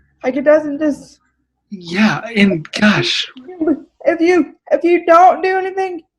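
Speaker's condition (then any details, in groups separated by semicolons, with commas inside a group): Cerebral palsy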